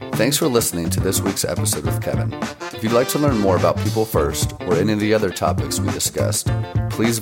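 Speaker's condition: No condition

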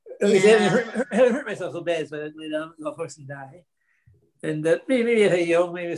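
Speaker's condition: Parkinson's disease; speech affected by Parkinson's and DBS surgery

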